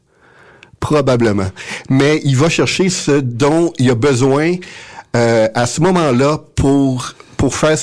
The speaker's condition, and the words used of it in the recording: Stuttering. Et je pense que j'aime d'autant ces subtilités-là que lorsque moi je parle, souvent j'y arrive pas.